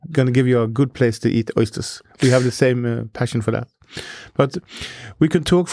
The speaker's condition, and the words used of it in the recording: No condition.